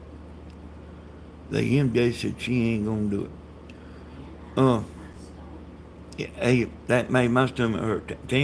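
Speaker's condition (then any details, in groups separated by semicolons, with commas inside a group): Brain bleed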